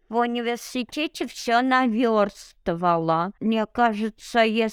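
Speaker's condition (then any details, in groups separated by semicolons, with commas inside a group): Cerebral palsy; no wheelchair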